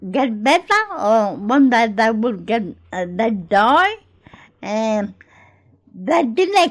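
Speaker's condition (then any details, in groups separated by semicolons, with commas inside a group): Cerebral palsy; had speech problems in childhood, began talking after attending Gruella school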